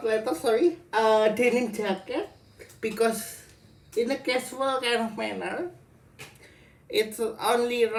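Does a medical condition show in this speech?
Yes: cerebral palsy.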